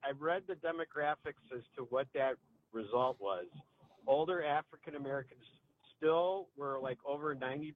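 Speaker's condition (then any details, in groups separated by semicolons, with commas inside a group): No condition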